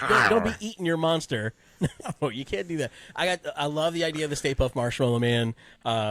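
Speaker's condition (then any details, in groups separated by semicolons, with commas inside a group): No condition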